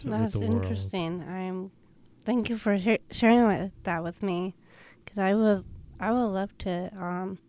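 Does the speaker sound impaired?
Yes: Down syndrome; present since birth.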